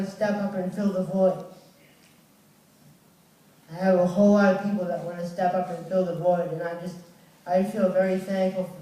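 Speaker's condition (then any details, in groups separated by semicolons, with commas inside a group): Cerebral palsy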